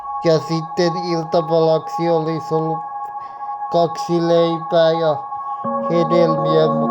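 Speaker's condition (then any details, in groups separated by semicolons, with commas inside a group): Cerebral palsy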